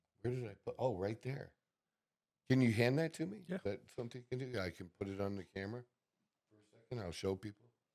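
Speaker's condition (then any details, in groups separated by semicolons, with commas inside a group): No condition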